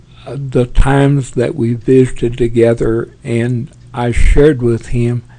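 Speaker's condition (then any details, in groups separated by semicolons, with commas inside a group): Parkinson's; tremors as early symptom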